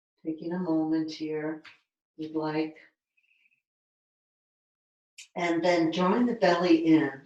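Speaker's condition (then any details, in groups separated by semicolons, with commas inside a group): No condition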